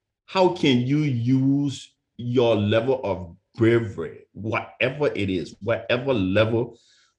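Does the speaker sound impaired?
Yes: stuttering; stutter first noticed by mother at age 8, lifelong, once tried to skip graduation speech; professional speaker, Toastmasters district 6 finalist, overcame insecurities around stutter; West African accent, originally from Liberia; here repeated sounds, blocks.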